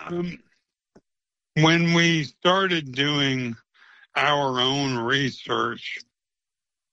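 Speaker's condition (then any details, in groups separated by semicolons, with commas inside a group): ALS; slower progression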